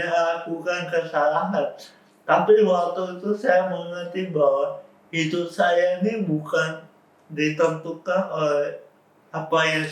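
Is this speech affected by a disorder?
Yes: cerebral palsy.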